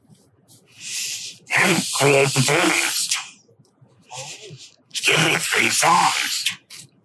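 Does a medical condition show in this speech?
Yes: laryngectomy; no vocal cords, 6.5 days intensive care, 32 days in hospital without food or water; esophageal speech, presses on neck daily to talk, rattles esophagus like vocal cords.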